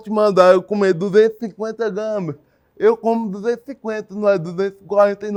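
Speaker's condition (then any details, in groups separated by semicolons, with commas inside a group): Cerebral palsy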